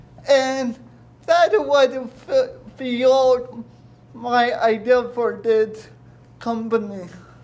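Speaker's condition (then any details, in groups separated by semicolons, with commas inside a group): Cerebral palsy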